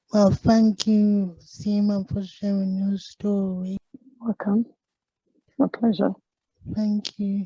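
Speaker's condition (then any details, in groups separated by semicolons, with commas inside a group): Cerebral palsy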